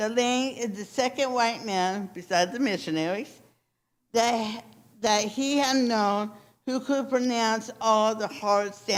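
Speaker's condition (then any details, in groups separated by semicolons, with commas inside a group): Cerebral palsy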